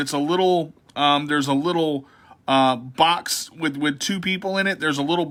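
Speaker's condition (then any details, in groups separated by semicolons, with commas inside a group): No condition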